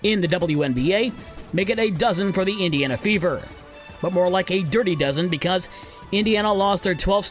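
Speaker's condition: No condition

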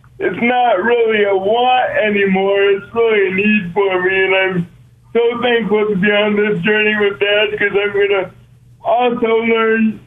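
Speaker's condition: Cerebral palsy; brain-muscle disconnect, muscles do not fire properly, retrained through years of therapy; walking requires focus on every aspect, including breathing and hand placement

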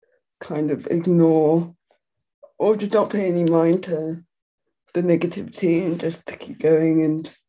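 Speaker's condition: Quadriplegic cerebral palsy; physiotherapy, riding at local RDA recommended by physiotherapist, riding gives temporary relief

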